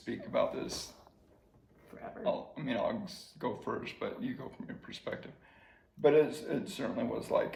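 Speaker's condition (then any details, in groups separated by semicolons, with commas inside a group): ALS; slowly progressing ALS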